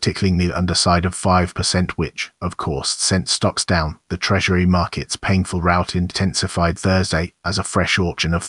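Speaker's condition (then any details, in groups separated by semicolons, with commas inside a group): No condition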